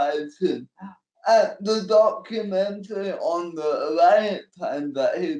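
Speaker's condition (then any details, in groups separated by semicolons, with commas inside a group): Cerebral palsy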